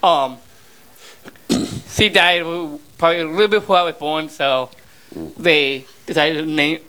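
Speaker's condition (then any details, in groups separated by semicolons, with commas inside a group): Down syndrome; 32 years old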